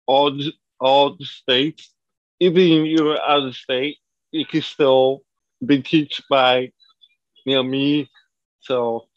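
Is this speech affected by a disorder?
Yes: cerebral palsy.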